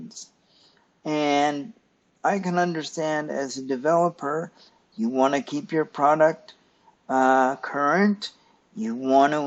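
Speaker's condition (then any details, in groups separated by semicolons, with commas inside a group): Cerebral palsy; stiff muscles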